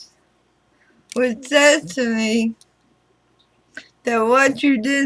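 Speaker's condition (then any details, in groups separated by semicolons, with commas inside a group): Throat cancer radiation damage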